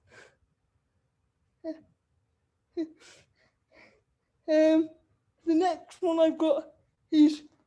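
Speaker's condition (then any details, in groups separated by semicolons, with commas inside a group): Cerebral palsy; wheelchair user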